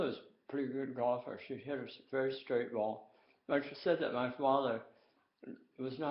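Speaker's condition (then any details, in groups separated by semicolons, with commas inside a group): Tongue cancer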